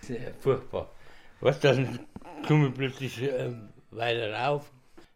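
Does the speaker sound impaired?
Yes: Parkinson's disease, rigor-dominant; muscle rigor not tremor, onset mid-1990s, diagnosed at 50 by Munich specialist, 2009 deep brain stimulation; many years after diagnosis, tablets every four hours, sudden rigor, dose reduced after brain pacemaker; speaks normally but slower, earlier could not hold tone or voice, saw speech therapist.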